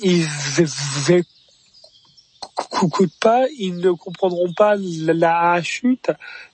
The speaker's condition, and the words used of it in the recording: Stuttering. Il s'est fait connaître dans l'émission La France a un incroyable talent, il est bègue.